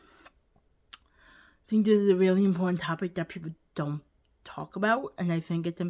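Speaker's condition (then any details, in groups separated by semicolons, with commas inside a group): Cerebral palsy, quadriplegic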